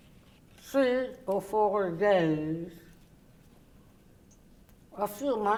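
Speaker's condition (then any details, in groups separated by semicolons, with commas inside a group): Oral cavity cancer, partial glossectomy; partial glossectomy with reconstruction, radiation, palatal device; after surgery and radiation; tongue cannot reach palate, speech needed help, food collects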